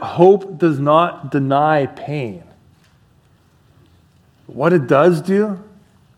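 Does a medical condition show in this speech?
No.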